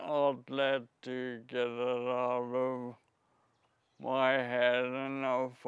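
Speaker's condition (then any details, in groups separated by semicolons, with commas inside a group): Friedreich's ataxia; speech affected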